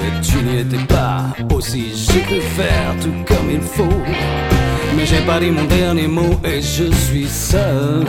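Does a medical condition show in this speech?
No.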